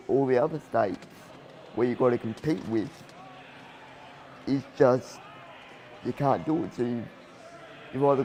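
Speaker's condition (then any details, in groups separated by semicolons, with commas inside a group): Cerebral palsy; from birth, affects body muscles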